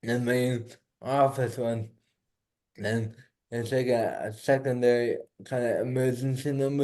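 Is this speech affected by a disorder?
Yes: cerebral palsy.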